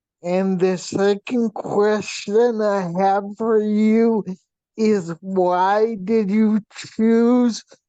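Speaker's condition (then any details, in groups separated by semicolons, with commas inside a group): Vp shunt failure, brain pressure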